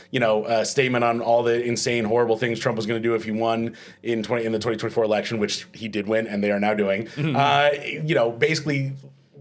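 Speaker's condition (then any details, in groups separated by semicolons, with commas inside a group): No condition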